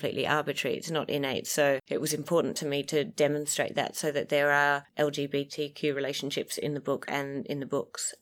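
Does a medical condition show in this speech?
No.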